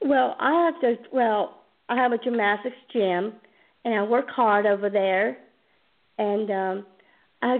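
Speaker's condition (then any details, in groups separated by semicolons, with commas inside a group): Down syndrome; chromosome disorder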